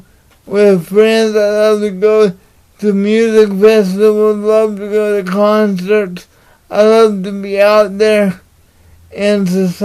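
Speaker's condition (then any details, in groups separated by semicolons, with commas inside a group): Cerebral palsy; unable to walk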